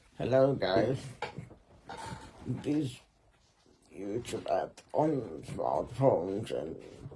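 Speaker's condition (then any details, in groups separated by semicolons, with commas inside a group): Muscular Parkinson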